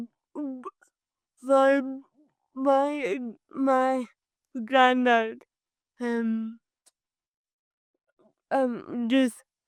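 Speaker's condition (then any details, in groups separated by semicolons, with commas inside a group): Cerebral palsy; from birth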